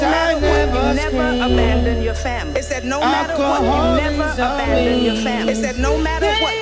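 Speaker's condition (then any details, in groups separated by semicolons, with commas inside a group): No condition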